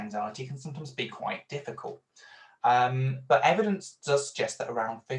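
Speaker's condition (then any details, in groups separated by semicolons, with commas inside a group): No condition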